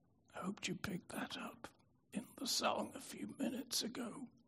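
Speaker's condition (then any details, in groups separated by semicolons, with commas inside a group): Spasmodic dystonia; prior stroke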